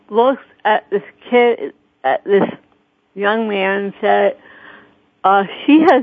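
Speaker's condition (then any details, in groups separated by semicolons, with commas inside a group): Cerebral palsy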